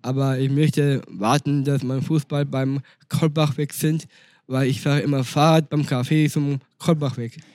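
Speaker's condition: Down syndrome; congenital

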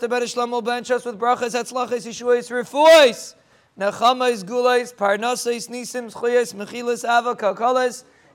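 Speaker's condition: No condition

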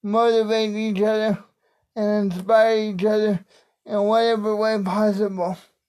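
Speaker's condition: Cerebral palsy; scrambles words

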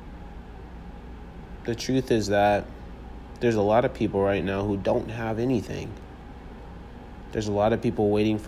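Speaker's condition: No condition

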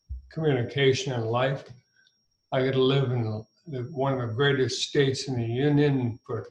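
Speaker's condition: ALS; ALS with throat onset

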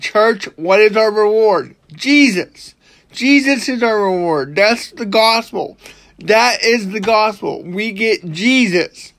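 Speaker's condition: Cerebral palsy; cerebral palsy since birth

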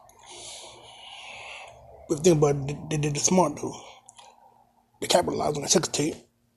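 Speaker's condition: Stutter; speech impediment; stumbles over words mid-sentence, repeats words, still gets words out; repeated sounds

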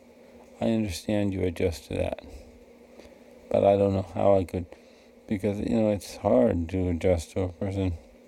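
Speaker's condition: Cerebral palsy; released from pediatric care, past therapy including occupational therapy; never needed speech therapy

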